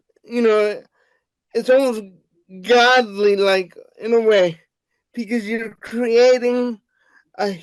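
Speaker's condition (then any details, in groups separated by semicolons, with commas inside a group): Cerebral palsy; wheelchair user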